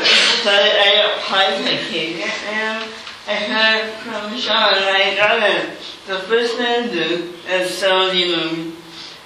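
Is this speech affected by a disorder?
Yes: cerebral palsy.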